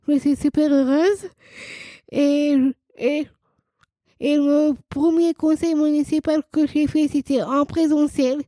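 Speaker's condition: Down syndrome, trisomy 21

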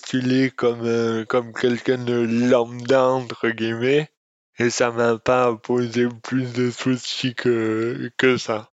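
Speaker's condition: Dystonia; congenital

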